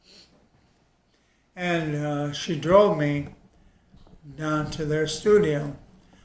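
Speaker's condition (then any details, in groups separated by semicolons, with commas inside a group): ALS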